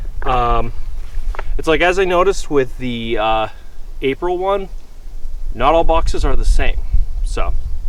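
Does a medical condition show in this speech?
No.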